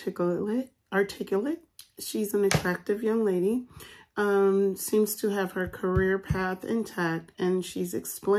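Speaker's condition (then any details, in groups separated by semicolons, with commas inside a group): No condition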